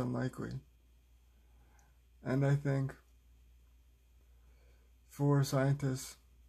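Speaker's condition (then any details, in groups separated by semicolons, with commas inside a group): Cerebral palsy, spastic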